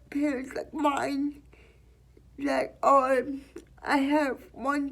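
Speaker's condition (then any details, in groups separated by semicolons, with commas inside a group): Cerebral palsy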